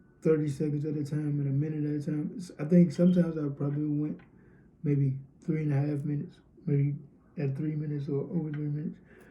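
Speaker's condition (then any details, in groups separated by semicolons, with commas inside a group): Cerebral palsy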